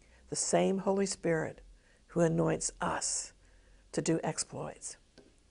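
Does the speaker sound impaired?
No.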